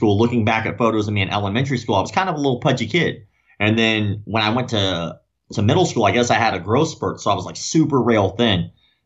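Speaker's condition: Cleft lip and palate; congenital

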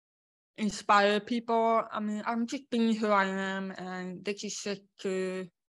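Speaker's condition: Born deaf; congenital deafness

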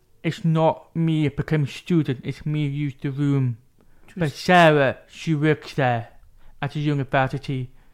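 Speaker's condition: Deafness with cochlear implants; unclear speech as child, cochlear implants switched on at age 11, also uses sign language; age 26, hears nearby sounds not distant, therapy with Sarah using computer mouth-shape display ended; speaks clearly to hearing people, still struggles with s

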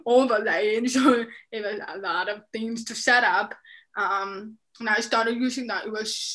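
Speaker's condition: Deafness, profound, severe; right hearing aid

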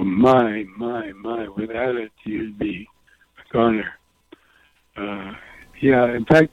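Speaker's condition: Parkinson's disease; exhaustion main symptom, muddy head felt during interview, tiny scrawled handwriting getting tinier

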